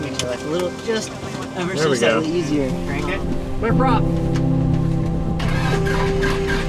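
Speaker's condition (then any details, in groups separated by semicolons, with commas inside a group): No condition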